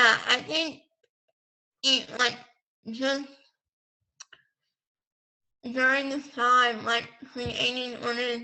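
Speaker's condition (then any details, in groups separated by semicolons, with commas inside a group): Pompe disease; recessive metabolic disease, nerve cell damage throughout body; since six months old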